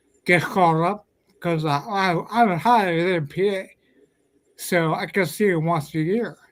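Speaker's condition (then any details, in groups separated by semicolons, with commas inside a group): Ataxia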